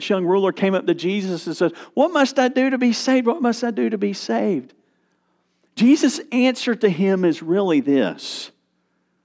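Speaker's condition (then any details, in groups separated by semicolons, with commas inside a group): No condition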